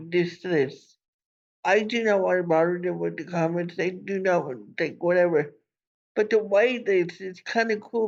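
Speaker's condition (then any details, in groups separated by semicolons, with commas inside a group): Cerebral palsy; from birth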